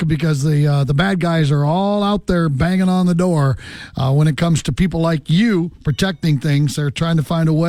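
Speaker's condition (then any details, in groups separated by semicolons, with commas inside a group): No condition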